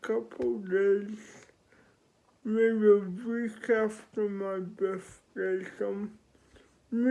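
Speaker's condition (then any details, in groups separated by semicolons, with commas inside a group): Cerebral palsy; respiratory complications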